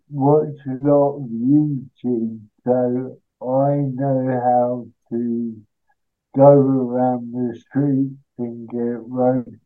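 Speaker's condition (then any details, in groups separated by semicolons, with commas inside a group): Cerebral palsy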